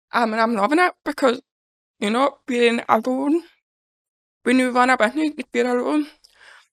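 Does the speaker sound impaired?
Yes: deafness; congenital deafness, born deaf.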